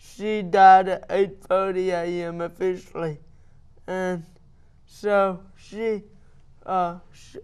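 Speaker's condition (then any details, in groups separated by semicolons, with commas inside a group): Cerebral palsy; caused by accident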